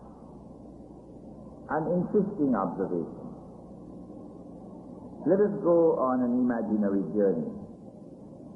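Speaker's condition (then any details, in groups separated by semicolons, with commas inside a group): No condition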